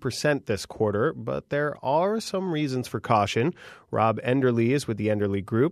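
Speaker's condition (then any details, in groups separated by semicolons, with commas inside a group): No condition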